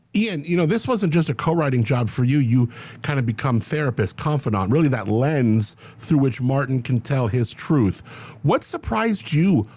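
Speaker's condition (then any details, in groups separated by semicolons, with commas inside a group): No condition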